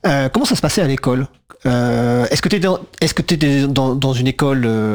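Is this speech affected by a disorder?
No.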